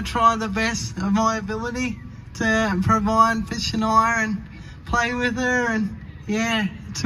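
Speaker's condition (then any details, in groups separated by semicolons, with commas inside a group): Cerebral palsy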